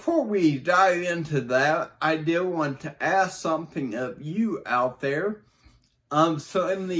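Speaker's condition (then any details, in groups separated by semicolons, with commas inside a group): Brain injury; voice exercises twice daily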